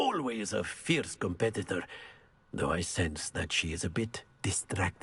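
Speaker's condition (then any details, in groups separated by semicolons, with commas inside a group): No condition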